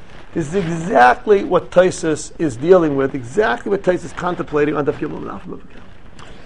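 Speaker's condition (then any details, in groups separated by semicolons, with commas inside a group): No condition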